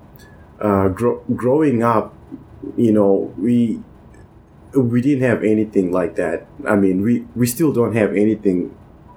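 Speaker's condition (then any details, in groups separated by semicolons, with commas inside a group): Stuttering; stuttered as far back as remembered, family history in great uncle, his son, maternal grandmother; more severe in native language, worse in environments recalling childhood home, sometimes cannot say a word; repeated sounds, repeated words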